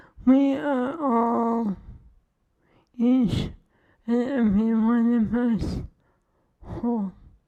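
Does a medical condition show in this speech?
Yes: ALS; feeding tube; swallowing lost.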